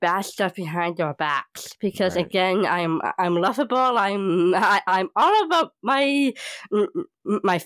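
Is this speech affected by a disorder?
Yes: Down syndrome; age 30, slow to catch breath walking hills, as on Japan trip.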